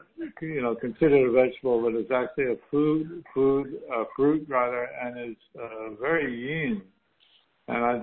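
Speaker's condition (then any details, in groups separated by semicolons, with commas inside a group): Parkinson's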